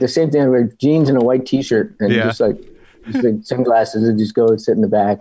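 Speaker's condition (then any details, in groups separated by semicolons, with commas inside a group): Parkinson's disease; spinal tumor surgically removed to prevent paralysis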